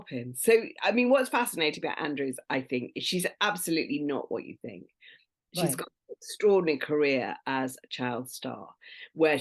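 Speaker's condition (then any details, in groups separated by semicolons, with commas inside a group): No condition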